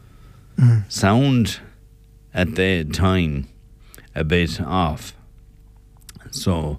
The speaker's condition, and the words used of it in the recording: ALS (motor neuron disease). I know I sound drunk, but that's because I have motor neurone disease.